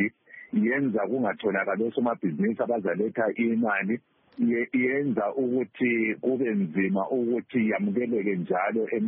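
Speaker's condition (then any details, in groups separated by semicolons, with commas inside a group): No condition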